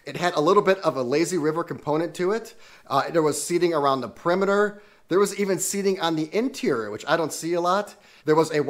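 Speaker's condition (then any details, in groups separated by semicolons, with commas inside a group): No condition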